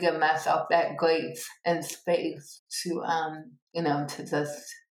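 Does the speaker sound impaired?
Yes: cerebral palsy; from birth, born two months premature, 2 pounds 12 ounces, significant motor skill delays, physical and occupational therapy as child; about 30 years old, cerebral palsy not outwardly evident to others; speech impediment, people sometimes ask about it.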